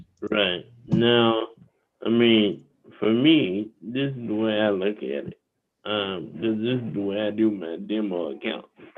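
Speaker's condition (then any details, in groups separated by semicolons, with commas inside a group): Cerebral palsy; wheelchair user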